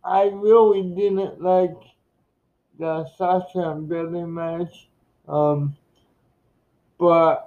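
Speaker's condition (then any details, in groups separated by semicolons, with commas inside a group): Cerebral palsy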